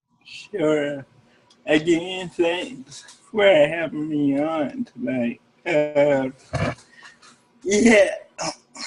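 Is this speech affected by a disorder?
Yes: cerebral palsy; from birth; speech therapy.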